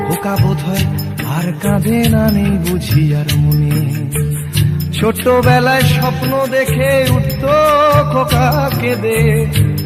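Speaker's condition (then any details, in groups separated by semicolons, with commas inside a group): No condition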